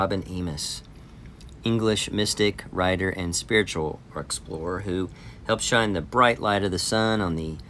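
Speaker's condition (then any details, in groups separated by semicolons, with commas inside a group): No condition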